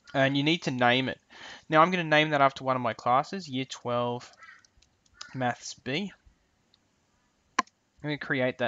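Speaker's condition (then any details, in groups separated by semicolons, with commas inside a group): No condition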